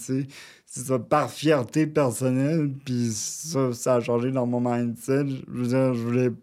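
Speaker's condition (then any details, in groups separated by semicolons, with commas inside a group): Cerebral palsy, near quadriplegia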